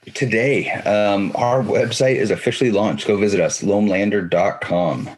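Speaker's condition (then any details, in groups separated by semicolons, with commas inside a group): No condition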